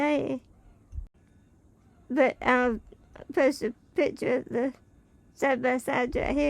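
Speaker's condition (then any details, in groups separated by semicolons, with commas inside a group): Spinal muscular atrophy type 2; able to speak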